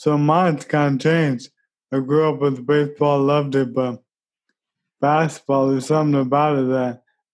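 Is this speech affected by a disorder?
Yes: ALS; unable to run, uses wheelchair-specific running chair pushed by friend Bobby; pushed in running events by Bobby, training 3-4 times weekly toward marathon in running chair.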